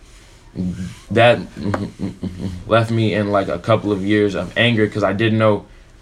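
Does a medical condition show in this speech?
Yes: stutter; stutter since childhood, really bad when growing up; peers laughed and asked why speaks this way; here blocks.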